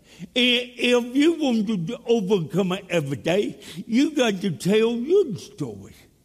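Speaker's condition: Cerebral palsy; born dead first 18 minutes of life

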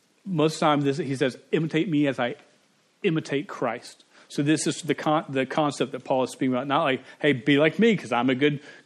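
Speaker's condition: Stuttering; stutters involuntarily, cannot control it, strangers notice the stutter, earlier weddings not fully fluent; repeated sounds

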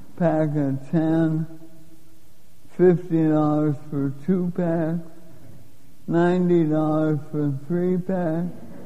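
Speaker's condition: Lou Gehrig's disease; given 3 to 5 years to live

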